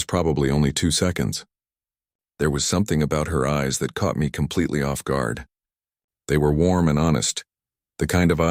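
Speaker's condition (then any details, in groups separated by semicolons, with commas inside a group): No condition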